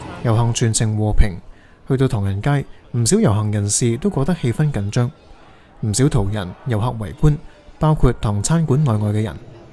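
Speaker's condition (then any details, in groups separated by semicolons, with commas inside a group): No condition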